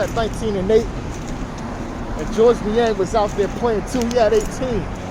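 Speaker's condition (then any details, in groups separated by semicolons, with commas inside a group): No condition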